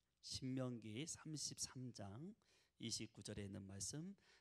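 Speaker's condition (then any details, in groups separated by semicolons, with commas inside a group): No condition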